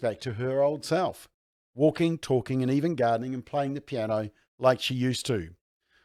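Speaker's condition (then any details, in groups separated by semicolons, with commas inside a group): No condition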